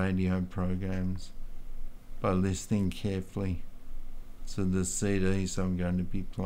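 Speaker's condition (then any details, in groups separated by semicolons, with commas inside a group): Multiple sclerosis; nerve damage to body muscles, wheelchair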